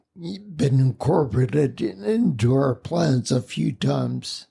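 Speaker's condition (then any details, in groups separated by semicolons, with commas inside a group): Spinocerebellar ataxia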